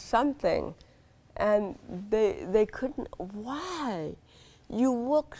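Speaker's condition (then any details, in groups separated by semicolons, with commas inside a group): Cerebral palsy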